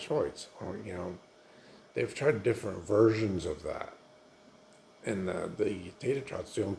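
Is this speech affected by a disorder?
Yes: multiple sclerosis.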